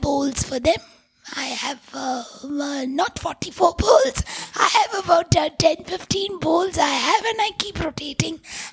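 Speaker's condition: Tracheostomy, vocal cords permanently constricted from smoke inhalation

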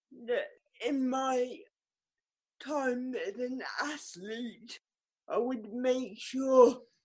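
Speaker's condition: Cerebral palsy; occupational therapy

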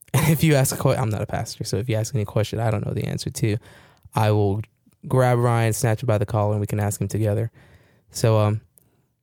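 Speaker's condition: No condition

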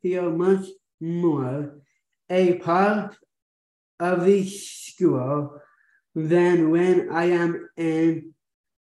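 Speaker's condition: Down syndrome

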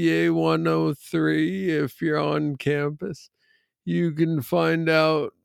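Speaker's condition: Parkinson's disease; young onset Parkinson's disease, diagnosed at age 35 in 2014, about 8 years since diagnosis; clear on good days, slurred words when off, intelligibility varies between episodes

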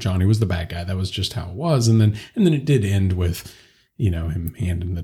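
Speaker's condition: No condition

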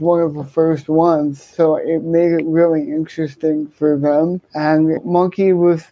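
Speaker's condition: Cerebral palsy, hemiplegia

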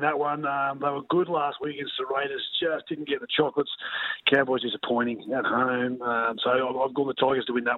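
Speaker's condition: No condition

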